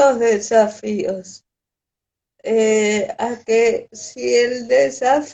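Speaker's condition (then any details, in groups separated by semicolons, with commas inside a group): Cerebral palsy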